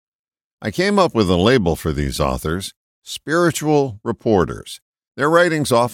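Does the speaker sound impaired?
No.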